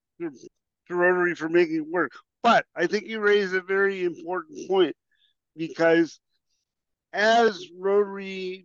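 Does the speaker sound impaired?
Yes: cerebral palsy; some 40 years ago.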